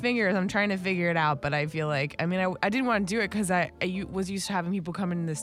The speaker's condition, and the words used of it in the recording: No condition.